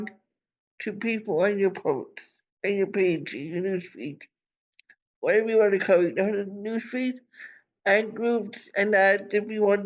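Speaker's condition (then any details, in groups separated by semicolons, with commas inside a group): Cerebral palsy; from birth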